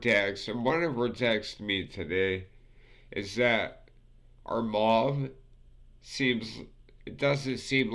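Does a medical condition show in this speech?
Yes: multiple sclerosis; affects fingers.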